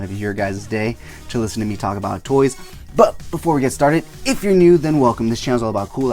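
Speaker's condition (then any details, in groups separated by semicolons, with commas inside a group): No condition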